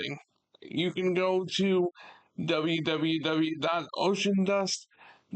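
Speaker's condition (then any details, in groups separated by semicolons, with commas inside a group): Cerebral palsy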